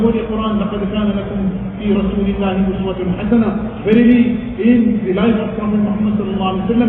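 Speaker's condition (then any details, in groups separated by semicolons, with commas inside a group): No condition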